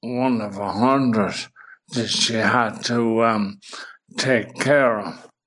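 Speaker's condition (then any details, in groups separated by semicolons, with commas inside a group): Motor neuron disease; speech problem noticed by oncologist during cancer treatment, confirmed by neurology tests; speech main problem, gradually deteriorating over last 6 months, little wobbly on feet, nurse Ethna Cawley; speech fatigue, tongue and vocal cords tire after certain amount of speech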